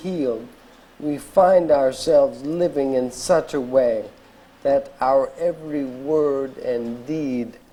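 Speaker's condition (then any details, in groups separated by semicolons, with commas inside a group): ALS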